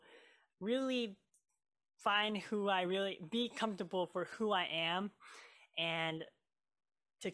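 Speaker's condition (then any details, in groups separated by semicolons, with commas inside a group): Cleft lip and palate; congenital cleft lip and palate, many childhood surgeries, major closure surgery, lip scar, scar removal declined; cleft made eating, talking and singing hard while growing up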